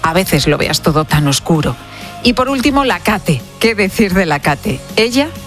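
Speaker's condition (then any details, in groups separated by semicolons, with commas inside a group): No condition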